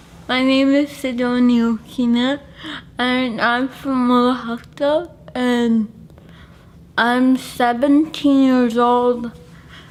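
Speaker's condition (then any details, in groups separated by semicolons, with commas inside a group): Cerebral palsy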